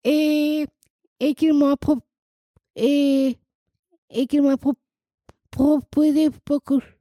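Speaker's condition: Down syndrome, trisomy 21

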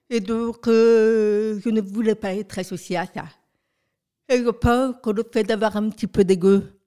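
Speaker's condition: Profound deafness from birth, profound, congenital

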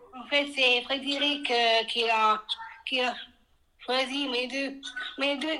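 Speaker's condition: Down syndrome; trisomy 21; age 37, adult woman

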